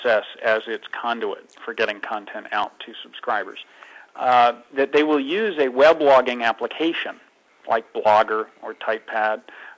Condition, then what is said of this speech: No condition.